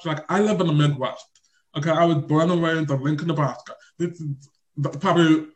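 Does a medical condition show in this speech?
Yes: deaf or hard of hearing; looks around to make sure of hearing everything.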